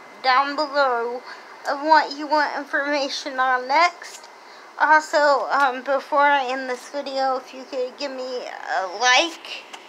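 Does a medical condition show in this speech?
Yes: cerebral palsy.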